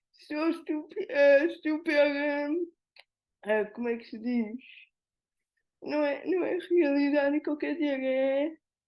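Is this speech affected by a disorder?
Yes: cerebral palsy.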